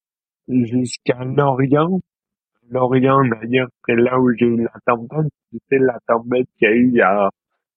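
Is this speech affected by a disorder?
Yes: dystonia; present since birth.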